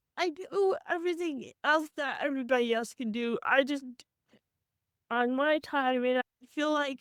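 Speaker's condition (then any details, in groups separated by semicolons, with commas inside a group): Cerebral palsy; had speech therapy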